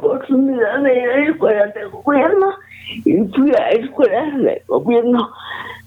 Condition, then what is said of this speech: Cerebral palsy. Que afortunadamente me había afectado como tanto del cuerpo, me había permitido caminar, hablar y demás.